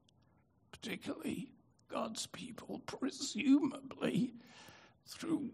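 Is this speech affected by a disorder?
Yes: spasmodic dystonia; prior stroke.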